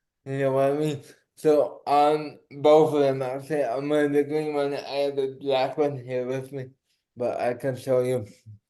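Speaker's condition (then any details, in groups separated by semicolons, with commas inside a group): Cerebral palsy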